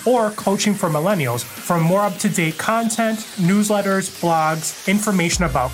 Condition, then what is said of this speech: None; typical speech.